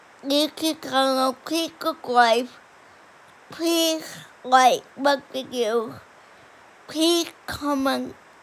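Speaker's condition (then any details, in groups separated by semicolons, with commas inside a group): Cerebral palsy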